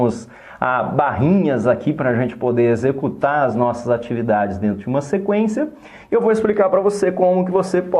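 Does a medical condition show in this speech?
No.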